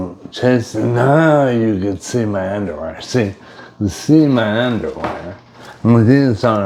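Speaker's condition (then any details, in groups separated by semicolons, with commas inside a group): Brain injury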